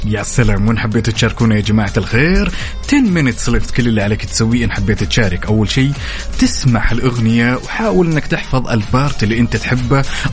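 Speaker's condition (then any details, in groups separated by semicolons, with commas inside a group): No condition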